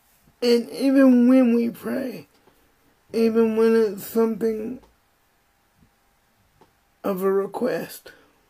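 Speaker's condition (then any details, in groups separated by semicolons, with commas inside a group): Spastic cerebral palsy; present from birth, uses wheelchair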